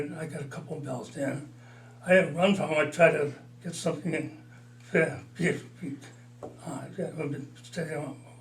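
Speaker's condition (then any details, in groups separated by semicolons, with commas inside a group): Parkinson's disease, mild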